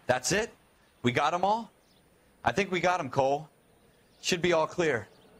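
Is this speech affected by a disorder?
No.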